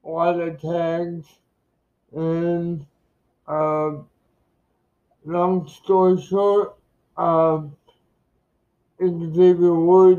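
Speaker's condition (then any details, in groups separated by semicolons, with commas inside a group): Cerebral palsy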